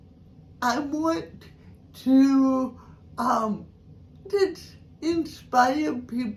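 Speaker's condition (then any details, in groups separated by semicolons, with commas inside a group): Cerebral palsy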